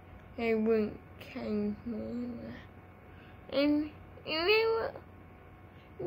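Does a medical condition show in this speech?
Yes: cerebral palsy; from birth, delivery timing.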